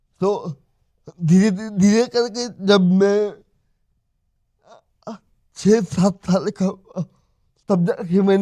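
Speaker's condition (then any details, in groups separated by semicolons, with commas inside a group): Cerebral palsy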